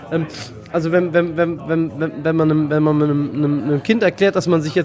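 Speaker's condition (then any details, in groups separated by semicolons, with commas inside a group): Tourette syndrome; tics since about age six, small tics reportedly even earlier per grandmother; occasional small tics during recording; small tics may occur during speech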